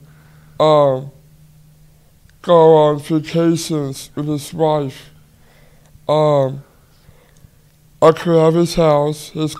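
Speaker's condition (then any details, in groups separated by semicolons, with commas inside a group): Down syndrome; gets infections easily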